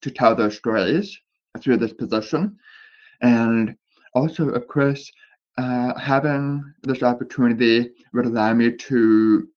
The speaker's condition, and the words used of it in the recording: Deafness. Some words are just difficult for me to say as a result of my speech impediment